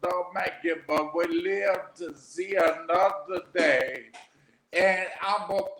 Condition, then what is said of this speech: Aphasia. Even though I talk um, I talk a little different, you gotta understand what I'm saying.